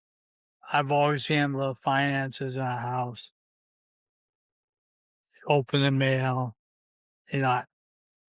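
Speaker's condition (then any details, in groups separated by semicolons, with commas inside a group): ALS; ALS, limb onset in fingers, hereditary C9 mutation; third or fourth year, middle stage, slow progression, spreading bulbar; still talks, early bulbar throat involvement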